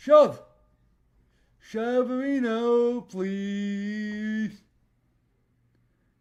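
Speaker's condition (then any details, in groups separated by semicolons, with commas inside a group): Cerebral palsy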